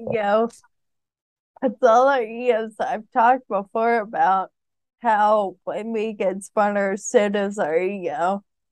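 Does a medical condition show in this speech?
Yes: Friedreich's ataxia; spits when talking or laughing.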